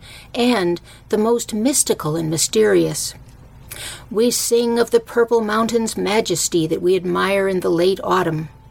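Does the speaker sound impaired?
No.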